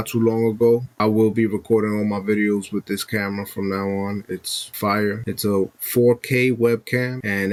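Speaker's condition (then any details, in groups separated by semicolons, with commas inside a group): No condition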